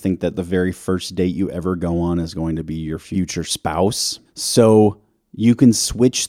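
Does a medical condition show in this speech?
No.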